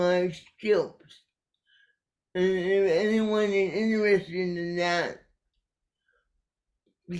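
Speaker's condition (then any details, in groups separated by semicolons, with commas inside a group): Cerebral palsy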